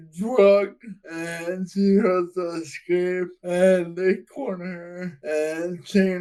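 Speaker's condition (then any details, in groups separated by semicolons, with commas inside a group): Friedreich's ataxia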